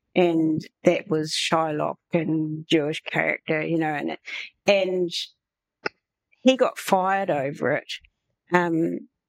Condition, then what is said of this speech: Aphasia. So if I lose my words, it's because of that.